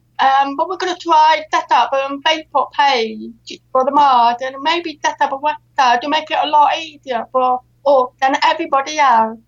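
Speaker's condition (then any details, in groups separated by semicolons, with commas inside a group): Deafness with cochlear implant; cochlear implant for about 10 years; relies on lip reading to understand others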